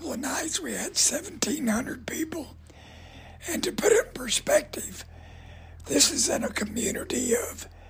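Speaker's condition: Voice damage from cancer; ongoing cancer fight

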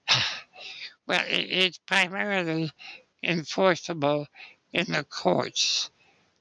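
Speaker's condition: Spinal muscular atrophy; lifelong wheelchair use

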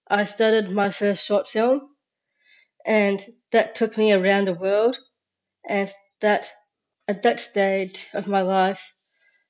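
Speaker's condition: Down syndrome

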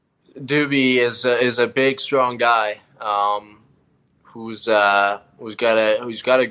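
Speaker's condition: No condition

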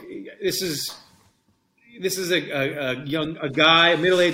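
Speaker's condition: No condition

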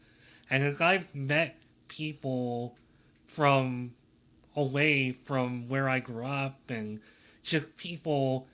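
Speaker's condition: Cleft lip and palate

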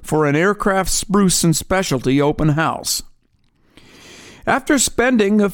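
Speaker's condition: No condition

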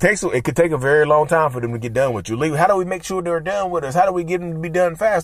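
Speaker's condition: No condition

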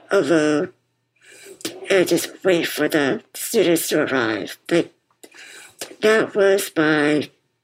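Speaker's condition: Muscular dystrophy; bipap machine audible while speaking

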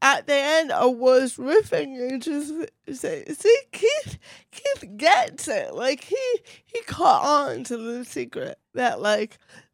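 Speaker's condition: Cerebral palsy, mild; voice affected

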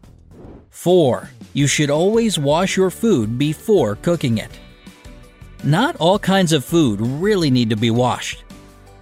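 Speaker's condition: No condition

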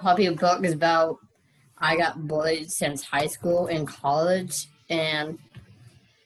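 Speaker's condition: Down syndrome; trisomy 21, heart surgery in childhood, eye surgery, other childhood surgeries, thyroid removed

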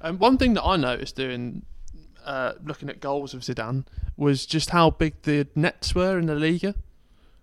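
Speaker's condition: No condition

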